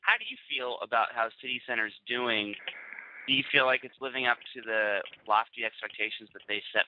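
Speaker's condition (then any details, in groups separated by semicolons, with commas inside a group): No condition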